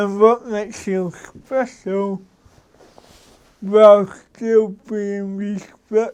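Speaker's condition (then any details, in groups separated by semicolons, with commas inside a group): Cerebral palsy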